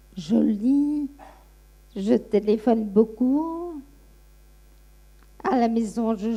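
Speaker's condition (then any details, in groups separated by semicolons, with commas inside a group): Friedreich's ataxia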